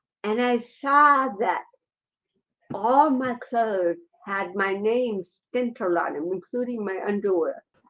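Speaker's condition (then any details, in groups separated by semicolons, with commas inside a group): Cerebral palsy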